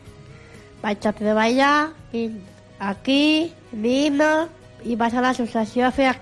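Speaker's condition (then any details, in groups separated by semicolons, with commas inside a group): Down syndrome; trisomy 21, genetic cause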